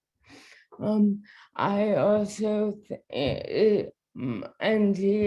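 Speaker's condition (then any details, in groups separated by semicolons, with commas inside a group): ALS; diagnosed within past year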